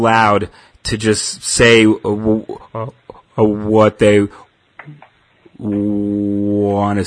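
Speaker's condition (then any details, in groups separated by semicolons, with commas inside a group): Stuttering; stuttering since childhood; anticipatory worry about stuttering, sometimes months ahead; prolonged sounds, blocks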